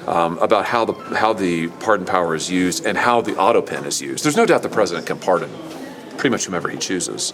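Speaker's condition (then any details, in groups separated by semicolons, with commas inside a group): No condition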